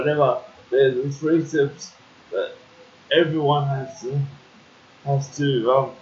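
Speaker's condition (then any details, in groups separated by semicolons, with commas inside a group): Cerebral palsy; uses wheelchair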